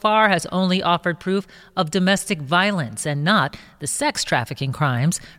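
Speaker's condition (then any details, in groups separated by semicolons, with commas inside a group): No condition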